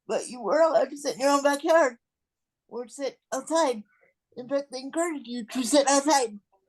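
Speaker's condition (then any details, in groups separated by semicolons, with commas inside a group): Cerebral palsy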